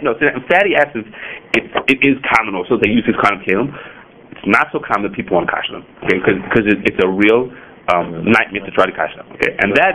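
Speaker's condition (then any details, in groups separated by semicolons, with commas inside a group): No condition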